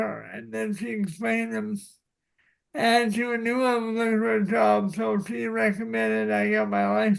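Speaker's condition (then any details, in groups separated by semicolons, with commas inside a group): Cerebral palsy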